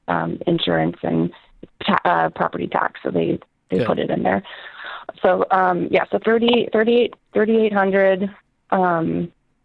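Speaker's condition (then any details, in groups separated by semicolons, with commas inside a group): No condition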